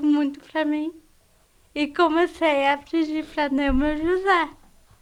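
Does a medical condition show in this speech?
Yes: cerebral palsy.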